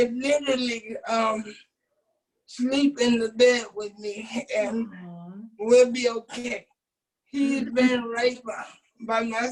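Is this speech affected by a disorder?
Yes: cerebral palsy.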